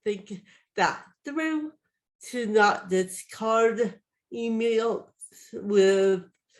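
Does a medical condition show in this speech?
Yes: cerebral palsy.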